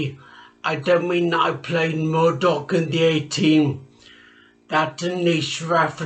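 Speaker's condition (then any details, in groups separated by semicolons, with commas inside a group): Traumatic brain injury; speech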